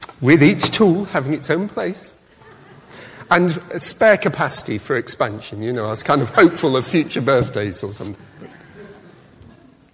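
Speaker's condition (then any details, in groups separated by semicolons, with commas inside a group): No condition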